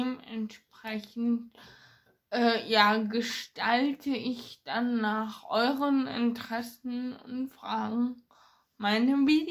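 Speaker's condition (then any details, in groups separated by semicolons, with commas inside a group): Ataxia; ataxia affecting hands and fingers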